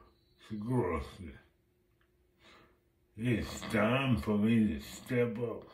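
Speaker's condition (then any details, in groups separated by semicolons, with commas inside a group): Multiple sclerosis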